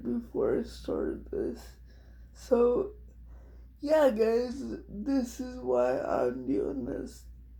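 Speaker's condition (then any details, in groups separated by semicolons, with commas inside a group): Cerebral palsy; speech somewhat affected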